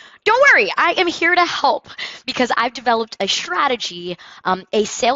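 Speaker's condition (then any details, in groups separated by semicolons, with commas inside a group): No condition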